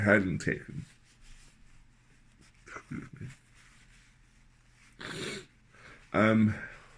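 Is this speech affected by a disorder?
Yes: tongue cancer surgery, tongue graft.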